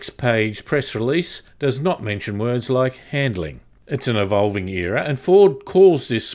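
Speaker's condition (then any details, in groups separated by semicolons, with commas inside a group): No condition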